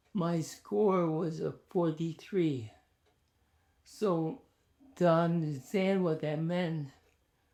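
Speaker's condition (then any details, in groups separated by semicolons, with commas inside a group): ALS; speech challenging, short of breath speaking, lacks inflection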